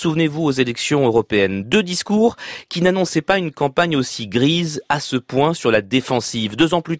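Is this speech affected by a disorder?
No.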